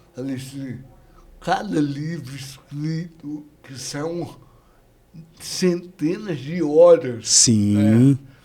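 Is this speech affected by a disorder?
Yes: cerebral palsy; years of speech therapy.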